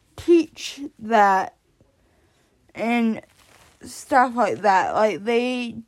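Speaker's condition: Cerebral palsy; neurological, caused by a stroke in the womb, onset before birth

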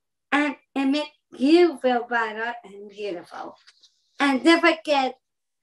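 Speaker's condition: Down syndrome; extra chromosome

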